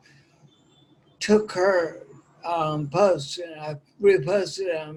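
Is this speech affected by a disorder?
Yes: ataxia.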